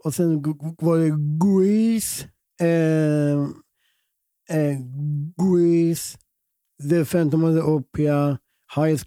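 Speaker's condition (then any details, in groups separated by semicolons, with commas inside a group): Down syndrome; present from birth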